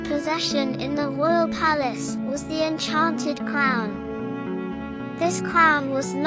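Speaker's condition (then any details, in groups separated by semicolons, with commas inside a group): No condition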